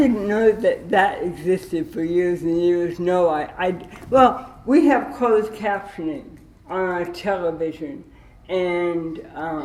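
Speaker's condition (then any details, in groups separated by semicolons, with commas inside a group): Cerebral palsy with dystonia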